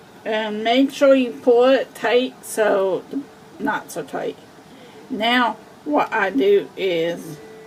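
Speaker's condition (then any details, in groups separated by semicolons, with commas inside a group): Cerebral palsy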